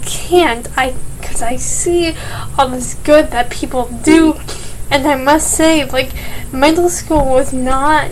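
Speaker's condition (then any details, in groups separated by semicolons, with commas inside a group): Cerebral palsy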